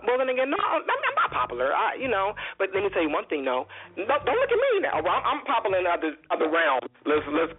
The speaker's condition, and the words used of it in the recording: Stuttering. Now my speech, I feel like, is much, much, much, much better.